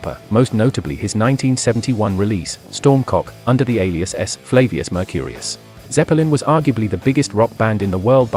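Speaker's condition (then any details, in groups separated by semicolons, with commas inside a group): No condition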